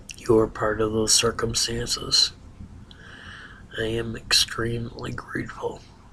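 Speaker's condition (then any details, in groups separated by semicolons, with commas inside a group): Ataxia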